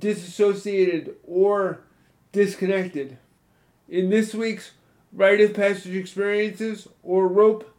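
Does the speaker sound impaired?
Yes: spastic cerebral palsy; from spinal meningitis, born 2 months premature, four childhood surgeries, weekly physical, occupational therapy; stiff, tight, involuntary muscle movements, mainly legs, moderately impaired balance, coordination, uses crutches, slow hands; in childhood froze under stress, could not speak or defend self verbally.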